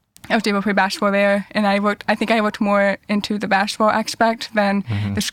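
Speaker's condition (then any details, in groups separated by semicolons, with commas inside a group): Deafness; cochlear implants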